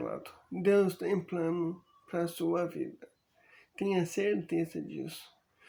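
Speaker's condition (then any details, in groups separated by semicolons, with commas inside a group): Amyotrophic lateral sclerosis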